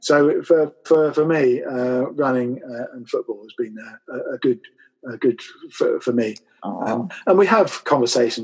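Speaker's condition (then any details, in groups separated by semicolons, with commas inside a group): Aphasia and apraxia after stroke; aphasia and apraxia from stroke at age 50, one-sided arm and leg weakness; trouble getting words out, intelligence intact, early on only yes, no and swear words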